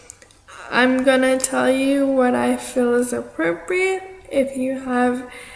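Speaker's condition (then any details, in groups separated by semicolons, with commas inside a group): Cerebral palsy; affects arm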